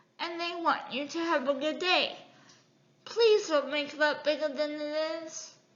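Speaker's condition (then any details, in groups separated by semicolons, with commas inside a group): Cerebral palsy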